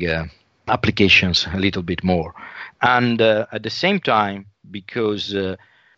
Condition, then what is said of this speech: No condition.